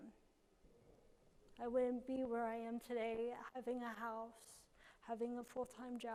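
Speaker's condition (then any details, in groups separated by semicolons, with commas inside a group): Cerebral palsy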